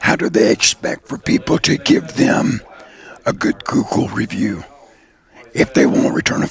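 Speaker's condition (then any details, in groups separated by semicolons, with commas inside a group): Throat cancer survivor; cancer beaten; raspy voice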